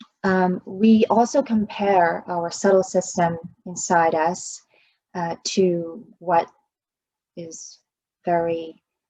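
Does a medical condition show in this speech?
No.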